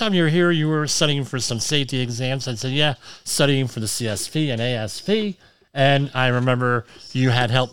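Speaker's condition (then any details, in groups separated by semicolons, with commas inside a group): Cleft lip and palate; formerly unintelligible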